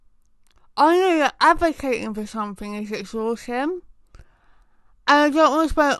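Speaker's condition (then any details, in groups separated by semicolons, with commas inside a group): Tongue cancer; oral cancer starting as tongue patch, spread to neck lymph nodes, HPV suspected trigger, late presentation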